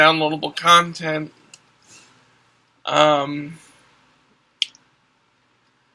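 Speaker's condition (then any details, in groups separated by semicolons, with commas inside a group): Cerebral palsy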